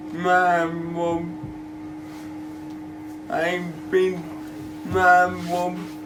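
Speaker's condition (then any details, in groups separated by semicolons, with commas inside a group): Cerebral palsy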